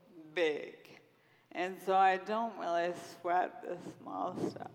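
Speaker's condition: Friedreich's ataxia; over two decades since onset, uses wheelchair, service dog

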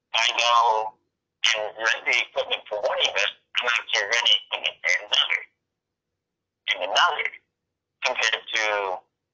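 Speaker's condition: Cerebral palsy, very rare form; speech affected

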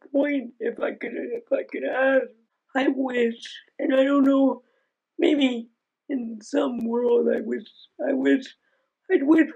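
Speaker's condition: Aicardi-Goutières syndrome; age 25, about 15 years since diagnosis, doing well now, tough a few years ago

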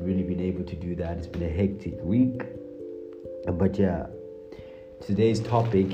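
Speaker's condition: No condition

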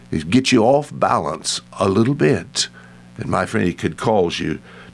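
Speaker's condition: No condition

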